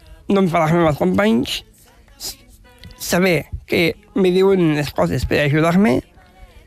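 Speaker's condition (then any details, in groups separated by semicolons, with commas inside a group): Down syndrome; genetic condition, told by parents in early childhood, understood gradually while growing up; communicates clearly, less nervous than many guests, per host; practised structuring ideas through video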